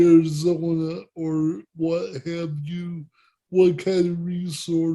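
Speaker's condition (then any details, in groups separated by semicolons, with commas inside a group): Cerebral palsy; speech impairment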